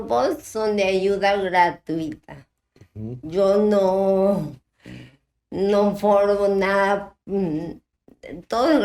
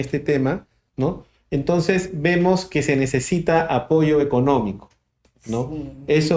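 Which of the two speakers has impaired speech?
The first: ataxia type 1; degenerative, affects balance and coordination; worsening balance, coordination, more tremor, needs help eating; speaking and pronunciation problems.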